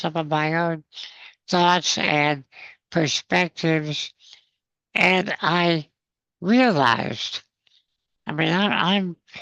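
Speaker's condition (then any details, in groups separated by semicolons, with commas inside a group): Spinal muscular atrophy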